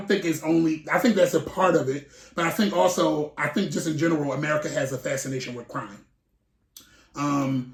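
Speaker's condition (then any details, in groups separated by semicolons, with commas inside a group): No condition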